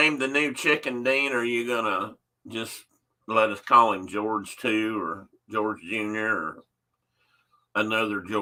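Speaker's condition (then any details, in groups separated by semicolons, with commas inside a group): No condition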